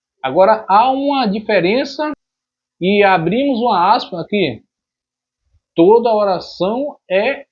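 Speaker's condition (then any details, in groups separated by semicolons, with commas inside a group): No condition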